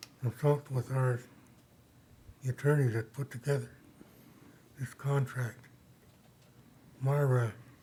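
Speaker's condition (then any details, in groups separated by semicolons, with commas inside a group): Parkinson's disease; new medication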